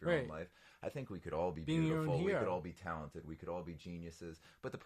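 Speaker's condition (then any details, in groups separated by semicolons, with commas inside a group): No condition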